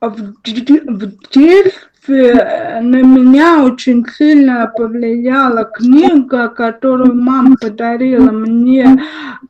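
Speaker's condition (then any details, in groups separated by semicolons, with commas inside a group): Cerebral palsy, spastic diplegia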